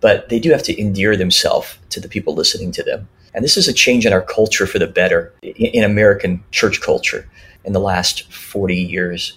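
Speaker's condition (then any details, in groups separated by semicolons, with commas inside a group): Cleft lip and palate; speech classes in childhood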